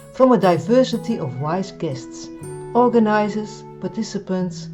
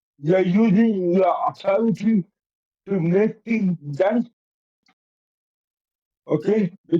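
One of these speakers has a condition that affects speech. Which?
The second: cerebral palsy; affects coordination.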